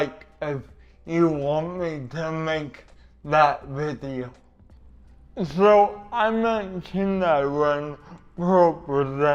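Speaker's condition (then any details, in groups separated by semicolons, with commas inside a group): Cerebral palsy; uses adaptive equipment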